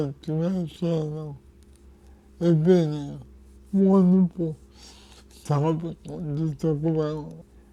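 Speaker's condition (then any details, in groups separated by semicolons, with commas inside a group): Cerebral palsy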